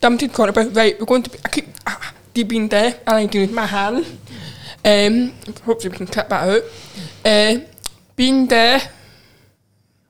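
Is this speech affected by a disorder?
Yes: profound deafness, cochlear implant; learned to listen through implant, sign language learned around age 16; getting tired, following conversations exhausting; learned to talk before sign language, speaks to hearing people, signs to deaf people.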